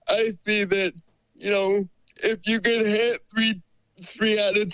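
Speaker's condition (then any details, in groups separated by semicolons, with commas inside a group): Cerebral palsy; uses wheelchair, limited wheelchair mobility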